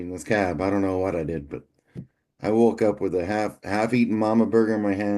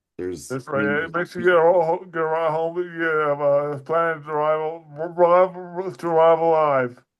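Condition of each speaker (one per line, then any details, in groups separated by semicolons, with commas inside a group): No condition
Dysarthria; crash brain damage, atlanto-occipital neck injury, severe mobility limits; weaker speech muscles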